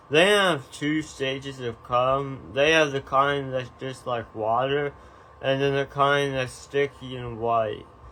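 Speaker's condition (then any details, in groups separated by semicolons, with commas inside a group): Tongue cancer surgery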